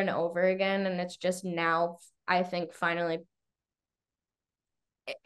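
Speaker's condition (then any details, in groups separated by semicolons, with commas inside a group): No condition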